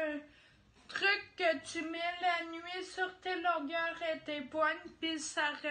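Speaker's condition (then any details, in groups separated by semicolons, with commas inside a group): Ataxia; degenerative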